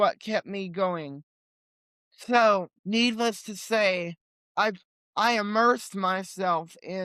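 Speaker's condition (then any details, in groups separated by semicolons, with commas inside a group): Cerebral palsy; limited mobility, legs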